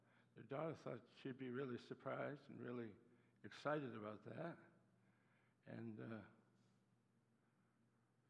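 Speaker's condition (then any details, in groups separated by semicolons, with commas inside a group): Parkinson's disease; neuropathy attacks nerves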